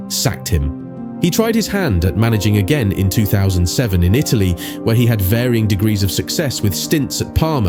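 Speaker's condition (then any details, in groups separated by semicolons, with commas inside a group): No condition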